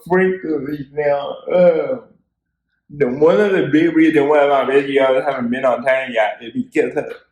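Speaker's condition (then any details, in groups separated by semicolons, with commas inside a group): Cerebral palsy; spastic quadriplegic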